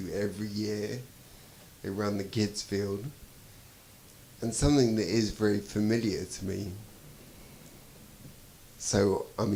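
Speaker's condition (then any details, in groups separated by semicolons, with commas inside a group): Traumatic brain injury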